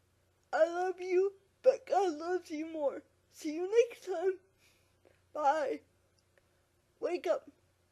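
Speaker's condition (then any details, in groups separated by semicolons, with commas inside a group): Quadriplegic cerebral palsy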